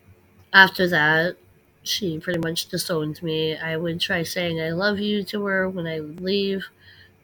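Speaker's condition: Cleft lip and palate; congenital unilateral cleft lip

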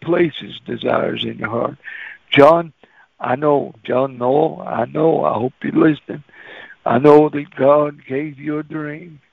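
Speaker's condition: Cerebral palsy; can't talk plain when nervous

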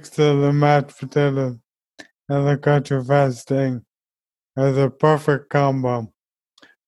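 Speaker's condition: ALS; meals chopped and fed by others

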